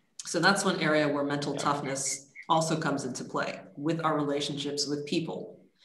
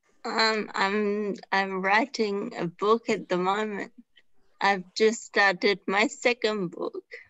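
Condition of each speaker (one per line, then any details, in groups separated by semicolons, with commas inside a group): No condition
Traumatic brain injury; car crash; years after car crash; relearned talking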